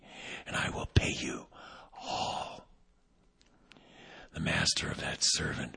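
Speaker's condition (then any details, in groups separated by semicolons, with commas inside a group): Vocal cord paralysis, unilateral; voice not yet back, audibly affected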